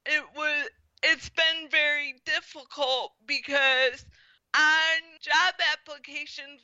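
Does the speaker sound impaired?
Yes: spastic quadriplegic cerebral palsy; diagnosed at one year.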